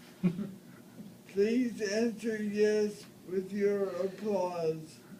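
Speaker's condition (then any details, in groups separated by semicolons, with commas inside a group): Brain injury; traumatic brain injury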